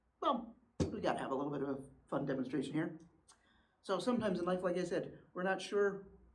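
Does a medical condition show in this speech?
No.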